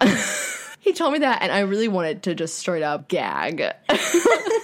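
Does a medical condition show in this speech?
No.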